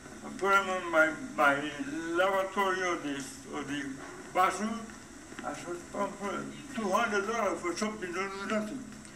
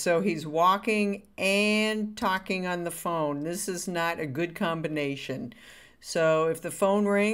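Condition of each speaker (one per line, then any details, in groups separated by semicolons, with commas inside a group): Parkinson's
No condition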